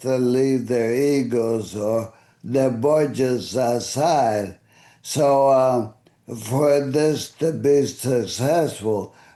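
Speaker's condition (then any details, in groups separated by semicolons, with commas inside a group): ALS; voice affected and fading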